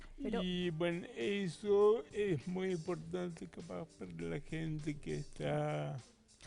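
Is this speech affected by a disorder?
Yes: Friedreich's ataxia; genetic, from birth, cardiac involvement; wheelchair user, currently fairly stable.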